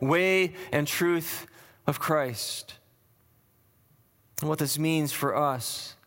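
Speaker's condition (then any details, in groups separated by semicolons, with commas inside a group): No condition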